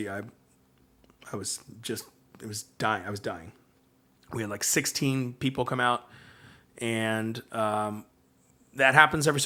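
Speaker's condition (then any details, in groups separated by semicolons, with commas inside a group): No condition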